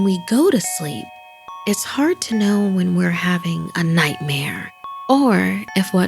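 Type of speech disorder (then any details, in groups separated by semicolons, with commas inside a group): None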